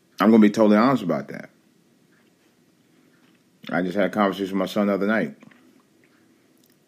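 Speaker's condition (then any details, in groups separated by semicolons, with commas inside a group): No condition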